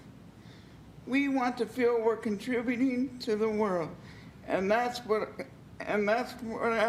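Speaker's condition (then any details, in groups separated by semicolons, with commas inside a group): Cerebral palsy; physical limitations; has worked on speaking skills, more confident speaking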